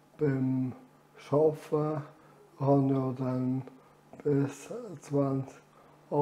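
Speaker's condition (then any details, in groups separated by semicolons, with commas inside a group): Amyotrophic lateral sclerosis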